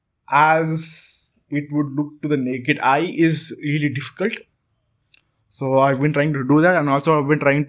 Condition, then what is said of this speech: Stuttering. I stop a word, and then I use the same syllable over and over until I